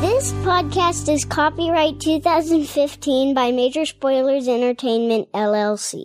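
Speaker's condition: No condition

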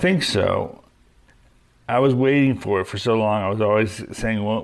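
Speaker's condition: Parkinson's disease; young-onset, LRRK2 hereditary, diagnosed at 38, right hand weakness, freezing, medication 5 years, deep brain stimulator; medication plus deep brain stimulation, adjustable if dyskinesias, daily exercise, Peloton bike

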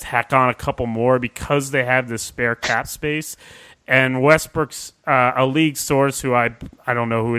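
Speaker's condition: No condition

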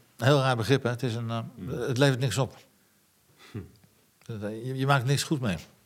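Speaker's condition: Parkinson's disease; speaks with difficulty, half purely Parkinson motor problem, emotional tearfulness partly from disease

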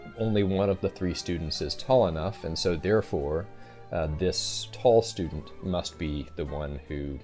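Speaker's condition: No condition

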